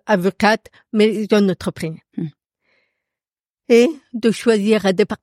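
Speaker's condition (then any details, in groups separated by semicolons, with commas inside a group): Profound deafness; past workplace accommodation for phone calls and written meeting transcription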